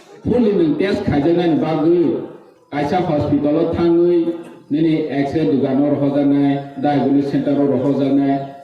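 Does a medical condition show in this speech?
No.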